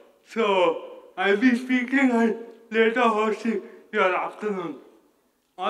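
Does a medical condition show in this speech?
Yes: cerebral palsy; affects body movements and speech.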